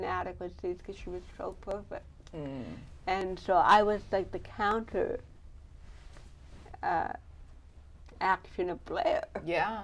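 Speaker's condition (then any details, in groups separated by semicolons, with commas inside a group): Cerebral palsy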